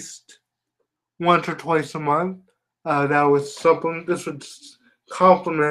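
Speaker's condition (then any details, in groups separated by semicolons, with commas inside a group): Spastic quadriplegia cerebral palsy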